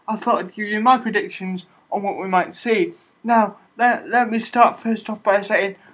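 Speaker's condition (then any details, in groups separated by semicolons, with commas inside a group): Cerebral palsy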